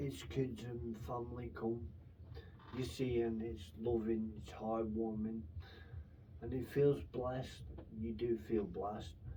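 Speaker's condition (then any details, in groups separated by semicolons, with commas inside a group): Brain infection with surgery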